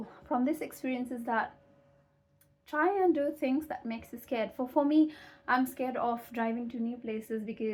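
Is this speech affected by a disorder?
No.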